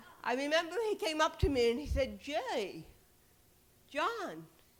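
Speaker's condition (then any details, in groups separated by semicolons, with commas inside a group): Cerebral palsy; titanium neck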